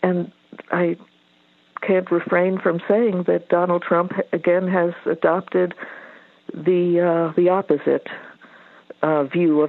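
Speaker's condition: No condition

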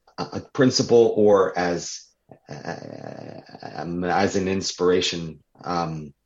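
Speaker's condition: Stuttering; stutter since childhood, ongoing as adult; unpredictable which words will be hard to say, constant ambush, words felt physically throughout body; repeated words, blocks

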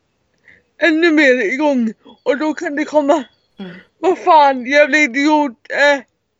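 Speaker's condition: Cerebral palsy; severe, wheelchair user

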